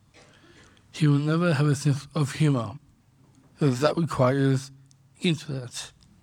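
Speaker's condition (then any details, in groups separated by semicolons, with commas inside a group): Down syndrome; congenital, diagnosed at birth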